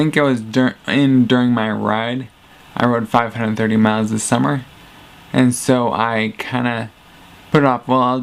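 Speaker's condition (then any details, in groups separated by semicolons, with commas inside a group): Traumatic brain injury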